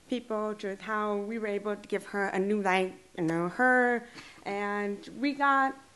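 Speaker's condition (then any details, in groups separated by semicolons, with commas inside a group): Deaf and hard of hearing; since childhood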